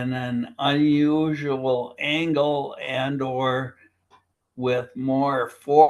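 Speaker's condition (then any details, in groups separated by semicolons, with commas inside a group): Primary lateral sclerosis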